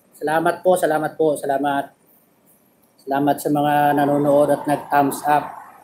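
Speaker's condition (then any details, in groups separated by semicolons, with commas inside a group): No condition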